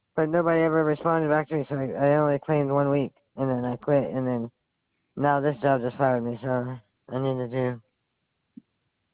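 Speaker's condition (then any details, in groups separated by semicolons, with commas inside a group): Stroke; past stroke, lasting speech impairment, considers self partly disabled; impaired speech from stroke, speech kind of messed up, limits public-facing work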